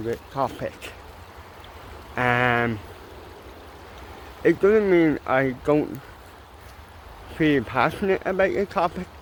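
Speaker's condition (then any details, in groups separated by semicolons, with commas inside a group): Cerebral palsy, ataxic, mild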